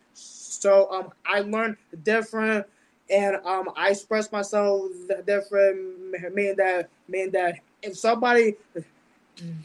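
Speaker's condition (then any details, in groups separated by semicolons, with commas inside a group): Stuttering, mild; certain words don't come out; repeated sounds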